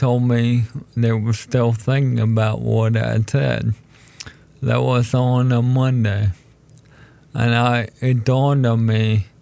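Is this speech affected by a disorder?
Yes: ALS; diagnosed almost 4 years ago, told condition is terminal.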